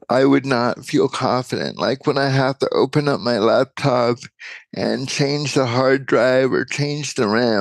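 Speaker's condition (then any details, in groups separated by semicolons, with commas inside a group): Cerebral palsy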